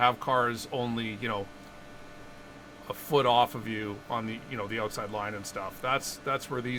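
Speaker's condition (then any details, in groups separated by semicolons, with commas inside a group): No condition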